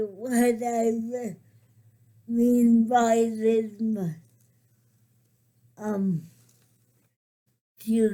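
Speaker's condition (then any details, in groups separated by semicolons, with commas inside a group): Cerebral palsy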